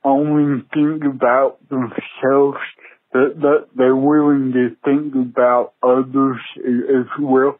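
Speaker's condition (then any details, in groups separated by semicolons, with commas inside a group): Cerebral palsy; cerebral palsy present from birth, unable to play sports growing up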